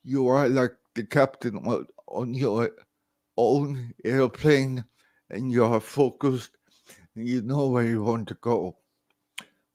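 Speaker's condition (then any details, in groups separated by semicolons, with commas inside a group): Cerebral palsy, severe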